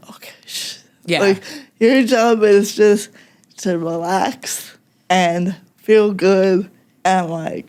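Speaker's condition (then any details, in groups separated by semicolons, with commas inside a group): Cerebral palsy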